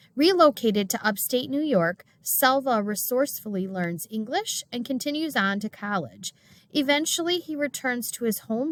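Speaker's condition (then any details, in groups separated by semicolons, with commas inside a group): No condition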